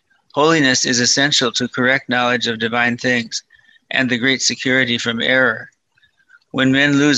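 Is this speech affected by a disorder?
Yes: Parkinson's disease, mild.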